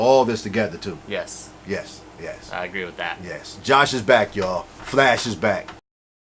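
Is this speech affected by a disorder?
No.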